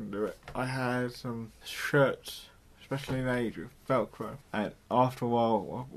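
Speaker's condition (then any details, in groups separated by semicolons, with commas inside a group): Cerebral palsy; mild, affects muscles and speech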